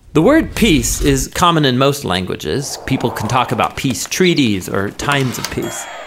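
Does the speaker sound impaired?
No.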